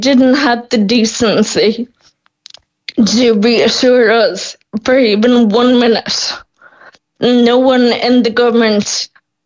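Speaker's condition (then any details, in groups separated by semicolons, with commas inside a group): Friedreich's ataxia; progressive, wheelchair user, in 20s, sky claras drug by Biogen wanted, not yet funded; losing speech, losing swallow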